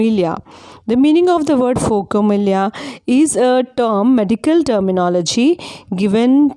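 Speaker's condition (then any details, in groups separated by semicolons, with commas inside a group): No condition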